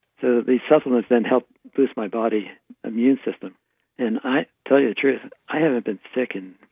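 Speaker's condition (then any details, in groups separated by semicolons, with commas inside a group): Parkinson's disease; on carbidopa levodopa, tremors gone, functioning almost normally, Requip and other dopamine agonists tried earlier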